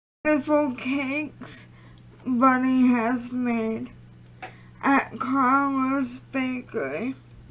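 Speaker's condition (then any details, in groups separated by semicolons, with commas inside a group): Cerebral palsy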